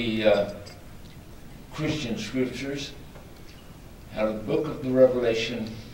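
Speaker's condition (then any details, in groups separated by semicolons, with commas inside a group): ALS; extremely weak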